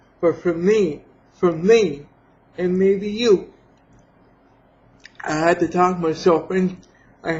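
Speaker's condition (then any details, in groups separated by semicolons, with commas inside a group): Cerebral palsy; has had surgery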